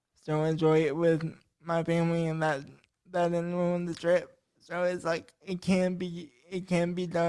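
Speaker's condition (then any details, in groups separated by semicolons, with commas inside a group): Cerebral palsy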